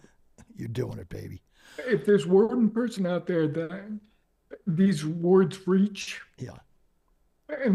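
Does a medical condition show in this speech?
Yes: ALS; progressive, onset leg.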